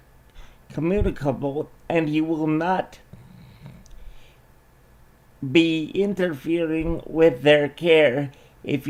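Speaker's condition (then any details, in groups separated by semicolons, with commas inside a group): Cerebral palsy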